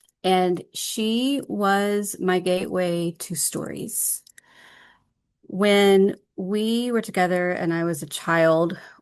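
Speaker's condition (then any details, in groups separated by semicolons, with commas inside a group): No condition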